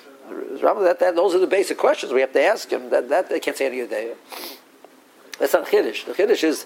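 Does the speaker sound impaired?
No.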